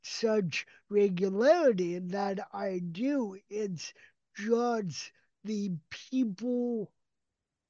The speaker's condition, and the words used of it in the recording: Cerebral palsy. I heard a little bit of the CP accent in there.